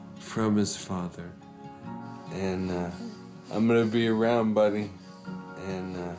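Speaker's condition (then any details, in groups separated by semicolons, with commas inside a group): ALS; wheelchair user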